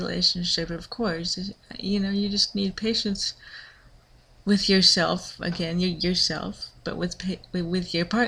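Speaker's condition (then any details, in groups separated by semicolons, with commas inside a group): Cerebral palsy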